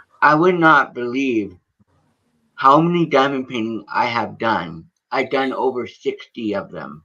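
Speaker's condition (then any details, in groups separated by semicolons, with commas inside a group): Cerebral palsy; from birth, premature birth, feet turned in, hip and leg surgeries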